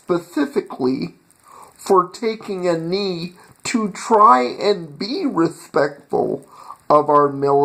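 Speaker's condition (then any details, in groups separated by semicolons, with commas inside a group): Cerebral palsy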